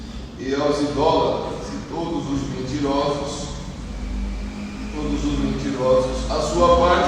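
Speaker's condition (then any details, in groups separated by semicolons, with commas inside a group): No condition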